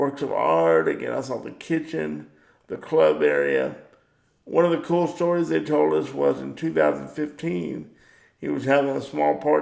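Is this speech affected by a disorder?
Yes: cerebral palsy; power wheelchair.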